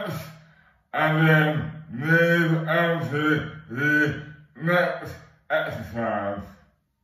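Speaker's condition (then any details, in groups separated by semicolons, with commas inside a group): Dystonia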